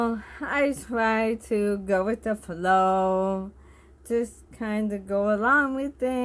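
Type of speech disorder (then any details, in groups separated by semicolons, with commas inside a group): Bulbar dysarthria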